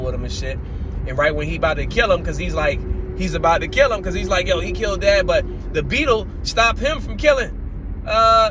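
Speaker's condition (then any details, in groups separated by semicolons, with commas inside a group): No condition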